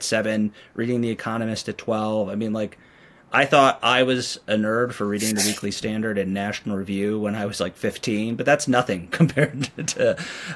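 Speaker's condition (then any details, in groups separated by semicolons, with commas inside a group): No condition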